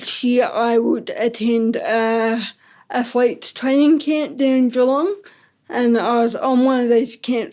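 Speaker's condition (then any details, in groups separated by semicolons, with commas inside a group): Ataxic cerebral palsy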